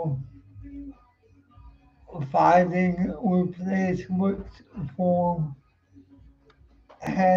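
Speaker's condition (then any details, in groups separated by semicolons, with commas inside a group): Cerebral palsy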